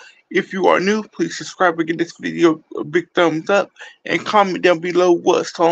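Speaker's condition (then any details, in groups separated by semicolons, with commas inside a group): Cerebral palsy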